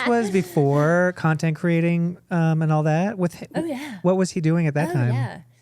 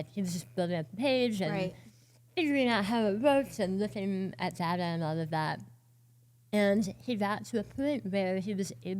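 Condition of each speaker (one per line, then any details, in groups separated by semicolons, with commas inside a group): No condition
Oral cancer, partial glossectomy; half tongue replaced with leg flap, tongue and jaw rebuilt; 7 years post surgery, recurrence, radiation; voice dramatically changed, lisp, ongoing speech and eating issues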